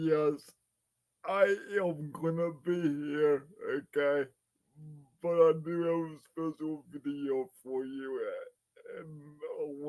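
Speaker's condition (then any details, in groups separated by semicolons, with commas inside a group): Cerebral palsy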